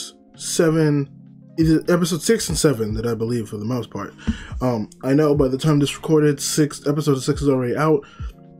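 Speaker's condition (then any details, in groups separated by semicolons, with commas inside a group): No condition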